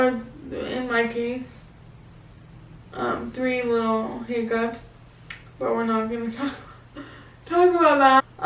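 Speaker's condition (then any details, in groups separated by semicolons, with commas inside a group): Cerebral palsy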